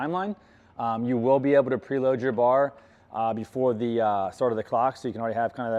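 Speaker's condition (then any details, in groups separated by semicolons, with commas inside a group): No condition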